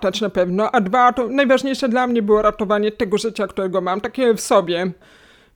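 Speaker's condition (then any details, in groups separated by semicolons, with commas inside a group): Hearing loss, cochlear implant, acquired; two years of rehabilitation to decode words, relearned listening to English, once unable to converse in English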